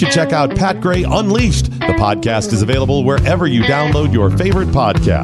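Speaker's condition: No condition

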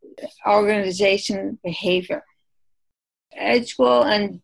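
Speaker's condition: Aphasia after stroke; severe stroke about 7 years ago, right arm weakness slowly recovering, two months in wheelchair; speech therapy 2 hours, 5 days weekly, physical and occupational therapy, stem cell surgery done, much improvement; initially no speech except word no, reading fine, writing difficult, intonation therapy Beth Israel Hospital Boston

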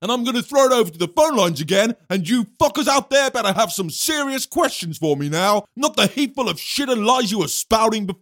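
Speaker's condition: No condition

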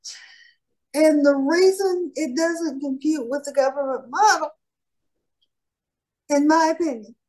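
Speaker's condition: Cerebral palsy; largely independent

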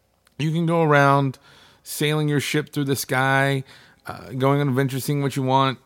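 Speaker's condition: No condition

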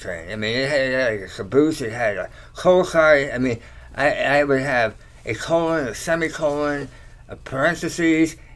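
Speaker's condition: Tongue cancer surgery; slight slur, talks okay

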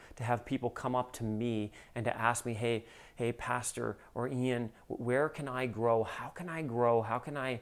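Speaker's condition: No condition

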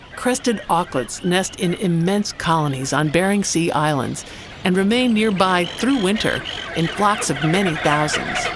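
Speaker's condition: No condition

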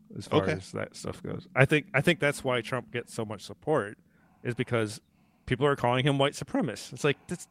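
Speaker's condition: No condition

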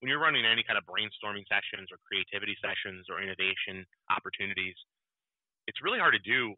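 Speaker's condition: No condition

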